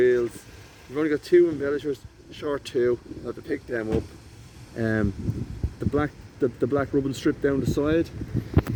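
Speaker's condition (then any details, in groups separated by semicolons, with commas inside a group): No condition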